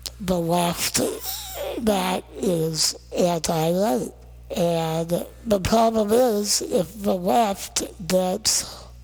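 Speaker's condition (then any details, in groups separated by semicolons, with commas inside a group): Non-progressive muscular dystrophy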